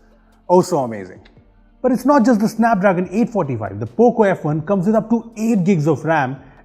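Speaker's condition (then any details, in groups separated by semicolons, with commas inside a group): No condition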